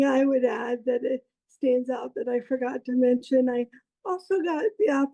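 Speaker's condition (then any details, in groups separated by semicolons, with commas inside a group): Cerebral palsy; lifelong, childhood surgeries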